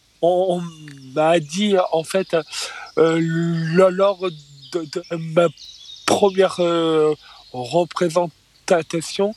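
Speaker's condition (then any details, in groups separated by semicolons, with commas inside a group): Stuttering; stutter identified at age four, first misdiagnosed as Tourette syndrome by psychiatrist in Québec; stuttering in stand-up clip, voice deliberately left unedited; repeated sounds, prolonged sounds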